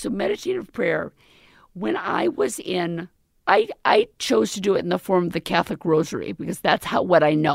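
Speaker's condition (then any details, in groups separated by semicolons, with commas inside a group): Left vocal cord paralysis, left unilateral; permanent left cord, near-fatal pneumonia two years ago, intubation, tracheostomy, feeding tube, steroid injections; current voice temporary after recent surgery, could not talk or swallow during acute illness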